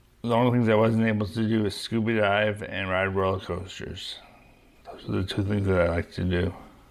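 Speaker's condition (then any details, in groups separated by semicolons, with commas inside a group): Young onset Parkinson's disease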